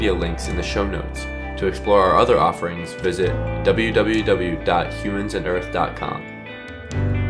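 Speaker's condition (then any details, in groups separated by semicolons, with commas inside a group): No condition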